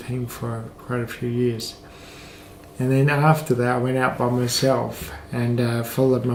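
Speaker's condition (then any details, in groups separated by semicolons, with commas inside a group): Cerebral palsy, mild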